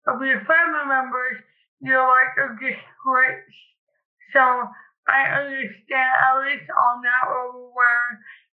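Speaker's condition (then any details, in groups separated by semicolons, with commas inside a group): Cerebral palsy; cerebral palsy since childhood, past operations; speech noticeably affected, listeners wrongly judge intelligence from speech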